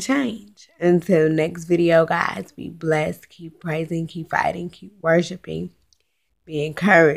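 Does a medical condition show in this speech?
Yes: cerebral palsy, spastic.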